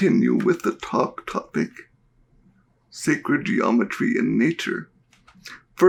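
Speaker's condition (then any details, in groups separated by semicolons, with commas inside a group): Cerebral palsy; diagnosed at birth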